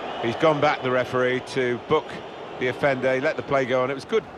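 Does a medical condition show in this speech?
No.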